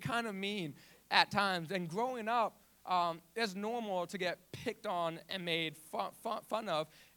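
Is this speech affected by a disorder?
Yes: stutter; stutter since childhood; still has speech impediment, speaks publicly from front stage; avoided speaking in class when younger, felt less clear than peers; here repeated sounds.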